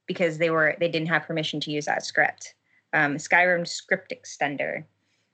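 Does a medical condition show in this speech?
No.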